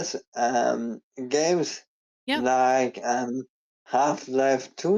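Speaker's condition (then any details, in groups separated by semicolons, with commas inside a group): ALS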